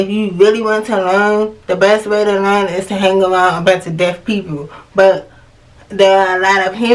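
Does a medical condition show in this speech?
Yes: cerebral palsy; hard of hearing.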